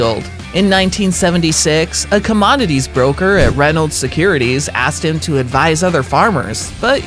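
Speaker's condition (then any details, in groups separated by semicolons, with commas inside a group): No condition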